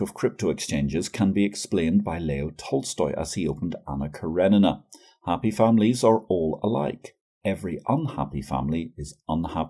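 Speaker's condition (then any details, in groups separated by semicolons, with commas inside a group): No condition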